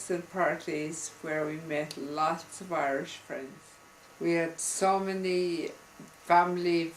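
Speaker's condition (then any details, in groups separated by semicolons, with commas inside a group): Multiple sclerosis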